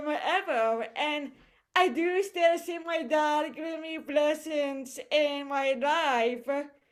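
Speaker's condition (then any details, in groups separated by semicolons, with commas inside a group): Cerebral palsy; voice affected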